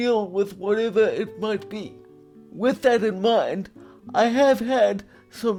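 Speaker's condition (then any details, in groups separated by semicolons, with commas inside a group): Cerebral palsy; from birth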